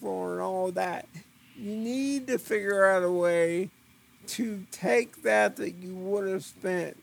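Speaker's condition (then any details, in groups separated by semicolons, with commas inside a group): Cerebral palsy; wears eyewear partly because of wandering eyes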